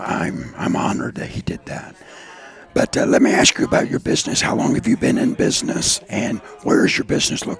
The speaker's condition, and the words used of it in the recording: Laryngectomy. Because it was probably hard for them to hear me in that loud environment, but I just let him know a little bit that I'm a throat cancer survivor.